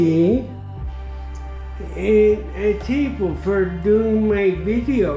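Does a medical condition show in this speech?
Yes: traumatic brain injury.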